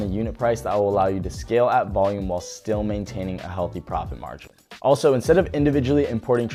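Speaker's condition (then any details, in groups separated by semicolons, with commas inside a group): No condition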